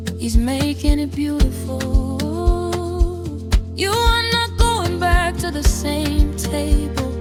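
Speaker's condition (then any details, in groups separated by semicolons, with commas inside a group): No condition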